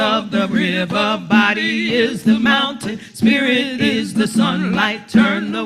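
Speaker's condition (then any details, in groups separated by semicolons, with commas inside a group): No condition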